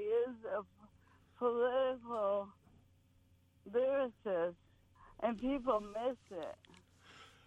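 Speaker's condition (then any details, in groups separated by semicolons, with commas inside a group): ALS; terminal, symptoms from early 2023, diagnosed after at least six months, walking distance steadily declining; great difficulty speaking, speech garbled, still talking and swallowing food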